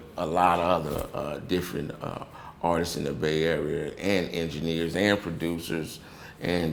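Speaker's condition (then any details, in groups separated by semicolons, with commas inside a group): No condition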